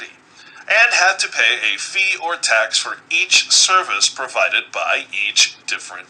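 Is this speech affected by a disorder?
No.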